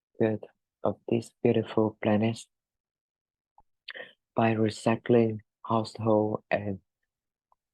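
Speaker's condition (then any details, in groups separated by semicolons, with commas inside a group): No condition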